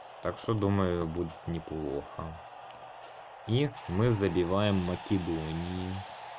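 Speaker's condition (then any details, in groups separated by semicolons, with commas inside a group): No condition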